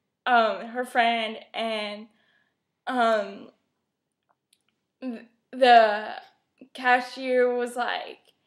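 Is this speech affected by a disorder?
Yes: cerebral palsy; uses wheelchair.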